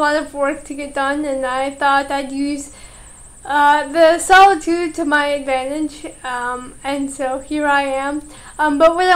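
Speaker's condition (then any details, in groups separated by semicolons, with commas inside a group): Cerebral palsy; slow typing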